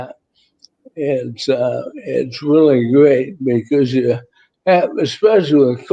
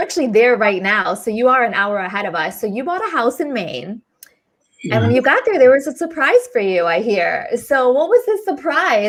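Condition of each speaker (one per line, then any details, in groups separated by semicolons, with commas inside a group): ALS; about one year since diagnosis, weak getting up, uses lift; voice tires, needs rest
No condition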